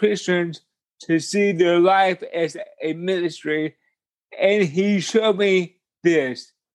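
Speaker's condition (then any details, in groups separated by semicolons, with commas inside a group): Cerebral palsy; speech impediment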